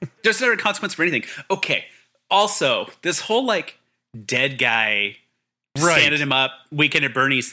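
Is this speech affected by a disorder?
No.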